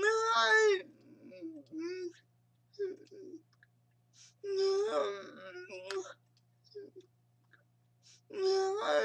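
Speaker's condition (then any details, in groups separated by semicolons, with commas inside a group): Cerebral palsy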